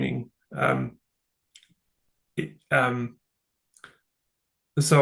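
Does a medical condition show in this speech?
Yes: cerebral palsy; from birth.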